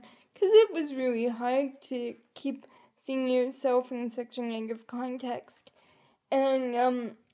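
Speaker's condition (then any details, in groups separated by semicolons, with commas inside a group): Cerebral palsy; able to articulate and speak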